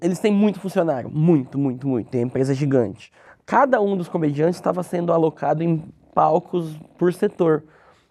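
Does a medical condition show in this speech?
Yes: cleft lip; congenital cleft lip.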